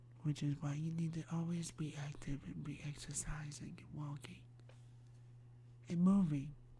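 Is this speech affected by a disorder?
Yes: myasthenia gravis.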